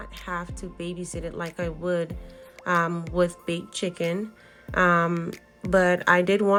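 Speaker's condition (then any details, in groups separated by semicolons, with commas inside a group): No condition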